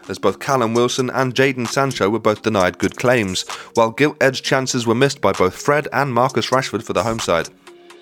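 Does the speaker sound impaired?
No.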